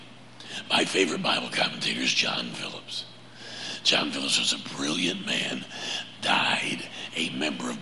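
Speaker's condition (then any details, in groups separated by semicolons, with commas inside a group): Laryngeal cancer; vocal cord cancer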